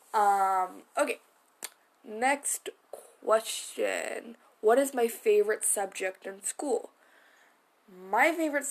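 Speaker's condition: Stuttering; working on it, trying not to stutter; stutters a lot, says unable to talk well today; repeated sounds, blocks

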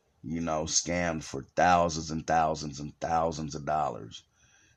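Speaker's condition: No condition

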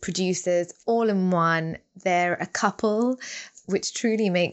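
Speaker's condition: No condition

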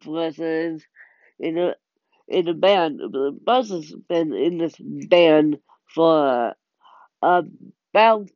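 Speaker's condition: Cerebral palsy; 32 years in June

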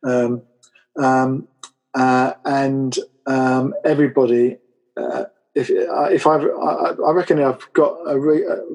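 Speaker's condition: Aphasia and apraxia after stroke; about eight years post stroke, home speech therapy every two days four months, later NHS therapist

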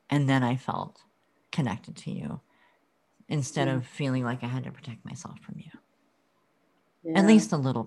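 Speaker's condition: Cleft lip and palate

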